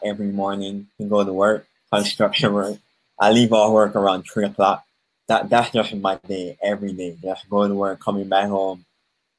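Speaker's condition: Cleft palate; congenital cleft palate

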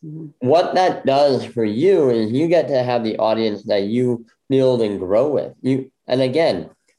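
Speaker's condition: Bilateral cleft lip; congenital bilateral

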